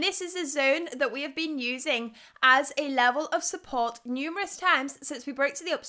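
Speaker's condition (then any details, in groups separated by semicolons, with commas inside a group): No condition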